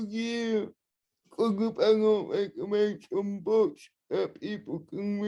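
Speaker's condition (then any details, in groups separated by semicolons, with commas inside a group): Cerebral palsy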